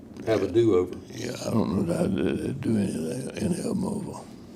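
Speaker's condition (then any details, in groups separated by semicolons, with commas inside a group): Parkinson's disease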